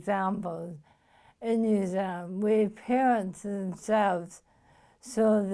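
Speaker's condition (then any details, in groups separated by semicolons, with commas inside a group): Motor neuron disease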